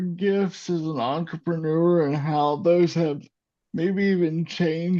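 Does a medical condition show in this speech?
Yes: cerebral palsy; speaks slower at times.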